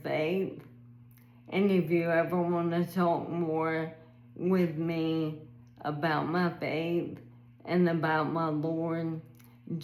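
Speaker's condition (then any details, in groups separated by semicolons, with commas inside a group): ALS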